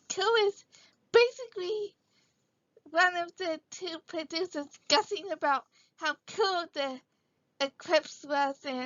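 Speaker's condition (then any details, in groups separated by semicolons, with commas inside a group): Cerebral palsy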